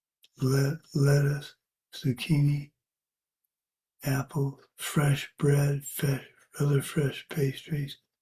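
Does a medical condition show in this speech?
Yes: Parkinson's; age 73.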